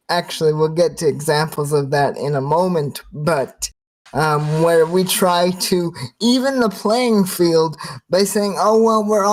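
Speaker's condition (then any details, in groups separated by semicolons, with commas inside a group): Cerebral palsy, spastic quadriplegia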